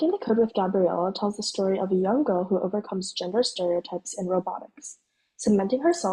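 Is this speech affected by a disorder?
No.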